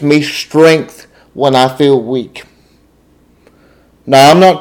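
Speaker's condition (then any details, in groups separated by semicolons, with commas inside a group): Cerebral palsy, spastic diplegia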